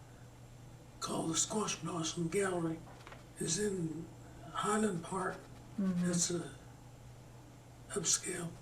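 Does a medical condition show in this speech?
Yes: Parkinson's; slowing down.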